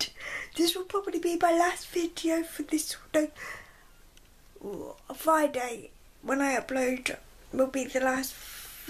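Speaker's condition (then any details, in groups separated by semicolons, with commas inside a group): Cerebral palsy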